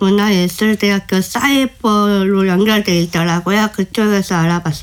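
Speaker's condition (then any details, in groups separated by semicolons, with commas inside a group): Down syndrome; body shape changes ended ballet; joint pain in every joint throughout body; speaks very well, communicates smoothly, disability barely noticeable, needed detailed concrete explanations from director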